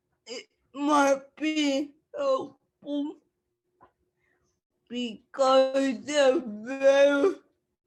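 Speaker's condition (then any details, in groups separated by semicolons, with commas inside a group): Cerebral palsy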